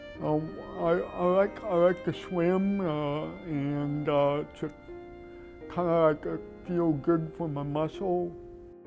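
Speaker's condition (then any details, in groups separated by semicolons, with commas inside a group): Cerebral palsy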